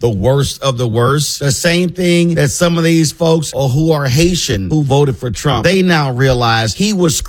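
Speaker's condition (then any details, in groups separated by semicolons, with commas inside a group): No condition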